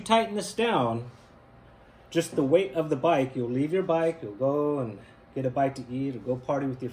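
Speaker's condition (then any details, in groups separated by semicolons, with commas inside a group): No condition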